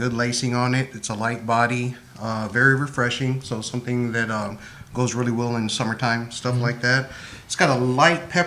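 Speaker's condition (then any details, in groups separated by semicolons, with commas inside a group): No condition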